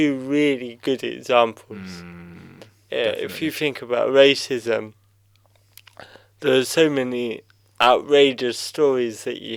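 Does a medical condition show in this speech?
Yes: cerebral palsy.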